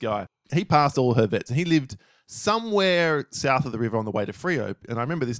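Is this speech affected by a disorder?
No.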